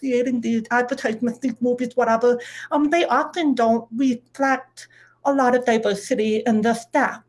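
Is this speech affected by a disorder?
Yes: deafness; medical diagnosis, no sign language, relies on lip reading and captions; cannot hear voice calls or megaphones, needs to see faces, uses captioned video calls; able to talk, speech therapy for most of life.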